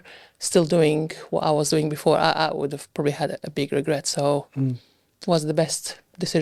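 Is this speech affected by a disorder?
No.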